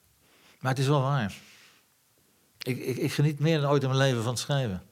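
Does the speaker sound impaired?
Yes: Parkinson's disease; progressive incurable Parkinson's disease, diagnosed years ago, already ill before diagnosis, 50% dementia risk, heading toward invalidity; speaks with difficulty, half purely Parkinson motor problem, emotional tearfulness partly from disease.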